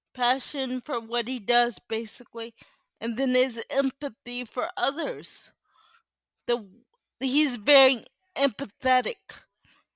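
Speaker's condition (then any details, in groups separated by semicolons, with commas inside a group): Cerebral palsy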